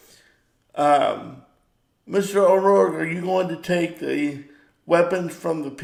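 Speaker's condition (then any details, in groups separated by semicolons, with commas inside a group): Cerebral palsy; power wheelchair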